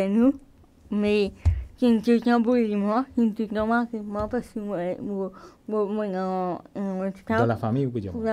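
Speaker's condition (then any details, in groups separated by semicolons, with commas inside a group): Cerebral palsy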